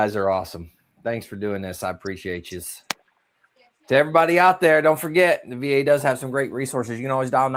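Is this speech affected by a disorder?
No.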